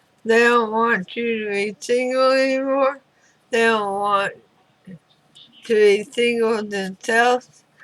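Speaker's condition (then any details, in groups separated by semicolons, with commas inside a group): Throat cancer radiation damage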